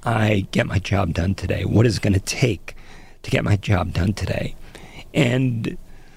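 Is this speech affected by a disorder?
Yes: spasmodic dysphonia; abductor (opening) form laryngeal dystonia, onset over past few years, worsened by stress, ended broadcast career; alternating one-sided Botox injections through throat into vocal cord muscle by Andrew Blitzer, conservative dosing; labored delivery, words slurring together, runs out of breath, lost range and normal inflection, comes and goes.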